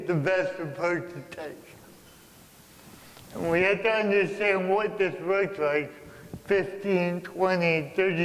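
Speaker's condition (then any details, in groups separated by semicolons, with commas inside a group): Cerebral palsy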